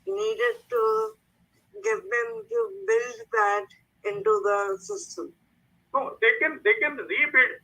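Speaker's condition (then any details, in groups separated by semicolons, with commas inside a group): Cerebral palsy; speech affected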